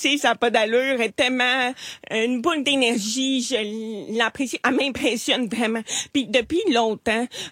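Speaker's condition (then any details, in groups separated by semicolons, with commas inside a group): Hearing loss; hard of hearing since childhood, attended special school for hard-of-hearing pupils, then mainstream school, skilled lip reader; relies on lip reading, asks others to repeat, avoids phone calls; accent when speaking, noted by others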